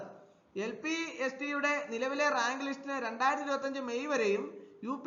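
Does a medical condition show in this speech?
No.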